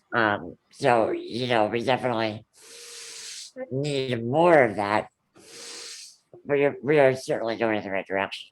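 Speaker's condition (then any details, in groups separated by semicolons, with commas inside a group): Ullrich congenital muscular dystrophy; congenital, rare form of muscular dystrophy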